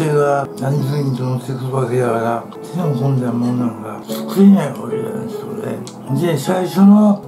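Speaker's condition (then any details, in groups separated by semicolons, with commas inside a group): Tongue cancer, partial glossectomy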